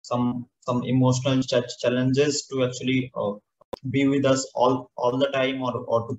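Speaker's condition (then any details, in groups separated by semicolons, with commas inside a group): Stammering; stammering began around age eight, undiagnosed learning disability, self-diagnosed dyslexia and dyspraxia, motor coordination difficulties; stammering no longer affects everyday life, enjoys stammering now; difficulty articulating and forming sentences, worse in English as non-native language; repeated sounds, repeated words, prolonged sounds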